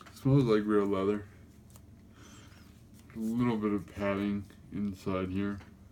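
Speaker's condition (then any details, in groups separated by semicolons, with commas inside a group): Cerebral palsy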